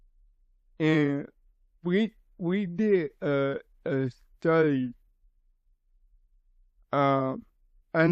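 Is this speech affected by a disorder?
Yes: cerebral palsy; from birth.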